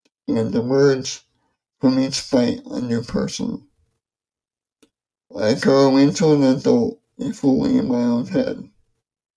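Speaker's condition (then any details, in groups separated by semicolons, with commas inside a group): ALS; affects mouth function, reading aloud affected, apologizes for speech, host takes over reading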